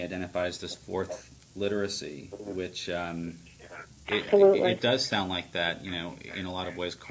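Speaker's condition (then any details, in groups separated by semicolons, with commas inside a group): No condition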